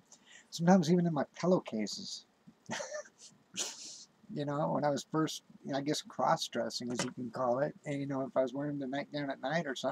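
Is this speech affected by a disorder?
No.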